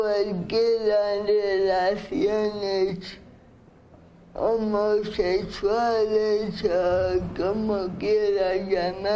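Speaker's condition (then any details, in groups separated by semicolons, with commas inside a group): Cerebral palsy; speaks with difficulty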